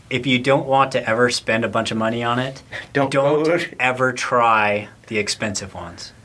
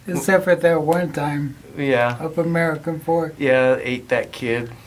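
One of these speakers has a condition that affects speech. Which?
The second: ALS; investigational therapies; voice gone, dysarthria.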